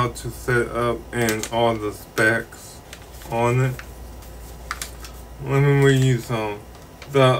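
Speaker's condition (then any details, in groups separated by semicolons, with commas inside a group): Ataxic cerebral palsy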